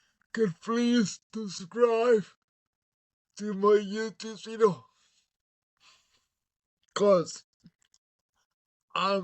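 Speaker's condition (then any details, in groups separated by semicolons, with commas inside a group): Cerebral palsy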